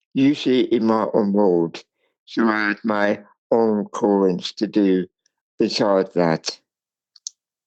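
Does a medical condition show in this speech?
Yes: cerebral palsy; wheelchair user since age 28, second-hand manual wheelchair from friend, attended speech impairment boarding school.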